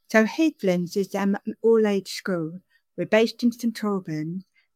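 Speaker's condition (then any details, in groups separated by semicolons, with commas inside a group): Deafness; sign-supported English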